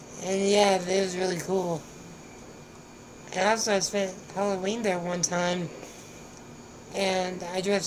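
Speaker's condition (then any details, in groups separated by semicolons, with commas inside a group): Spinal muscular atrophy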